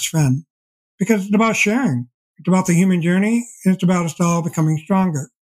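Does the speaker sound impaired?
Yes: deafblindness; progressive.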